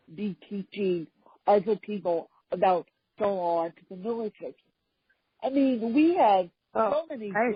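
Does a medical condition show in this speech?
Yes: cerebral palsy; speech impediment.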